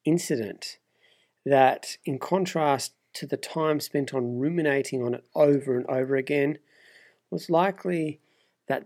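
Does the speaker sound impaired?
No.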